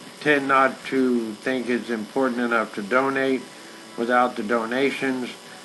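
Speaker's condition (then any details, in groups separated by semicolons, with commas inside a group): ALS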